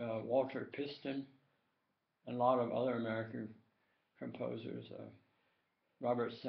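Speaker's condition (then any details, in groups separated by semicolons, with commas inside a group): Tongue cancer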